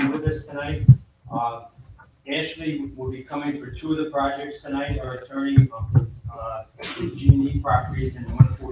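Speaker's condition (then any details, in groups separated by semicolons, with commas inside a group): No condition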